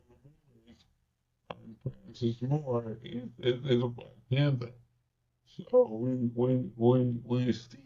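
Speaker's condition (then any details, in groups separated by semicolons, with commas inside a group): Cerebral palsy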